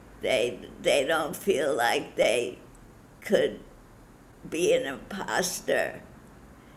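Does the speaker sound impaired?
Yes: Parkinson's disease; stopped listening to doctor after diagnosis, followed own path.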